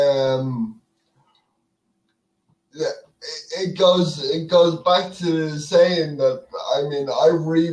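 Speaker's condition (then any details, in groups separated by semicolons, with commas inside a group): Cerebral palsy; speech affected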